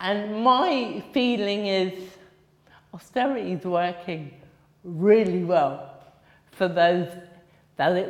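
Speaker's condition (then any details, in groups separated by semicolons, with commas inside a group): Cerebral palsy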